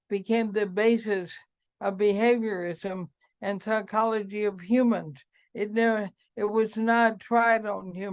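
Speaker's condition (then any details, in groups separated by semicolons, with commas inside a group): ALS; cannot walk, advanced; short of breath, losing speech, trouble eating and swallowing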